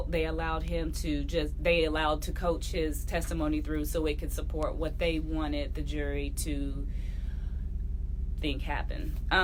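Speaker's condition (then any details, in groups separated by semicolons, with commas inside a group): No condition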